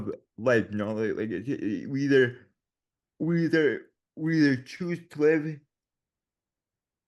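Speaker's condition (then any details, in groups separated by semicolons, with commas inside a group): Dystonia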